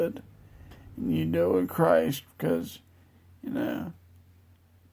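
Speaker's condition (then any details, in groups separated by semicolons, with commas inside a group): Multiple sclerosis; wheelchair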